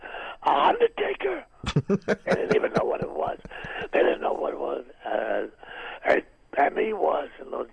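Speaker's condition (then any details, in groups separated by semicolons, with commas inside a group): Throat cancer, vocal cord removed, partial laryngectomy, right vocal cord removed; left cord trained to reach past midline to stump for sound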